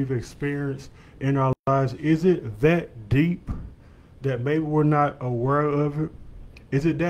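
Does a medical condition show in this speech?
No.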